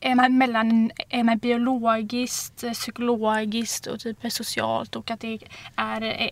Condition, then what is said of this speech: Stuttering. Men sen kan nervositet ibland göra det liksom värre.